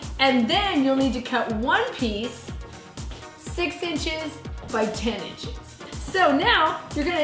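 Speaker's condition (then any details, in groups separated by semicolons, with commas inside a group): No condition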